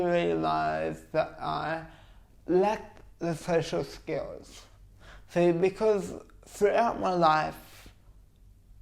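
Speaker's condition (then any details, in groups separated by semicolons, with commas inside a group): Cerebral palsy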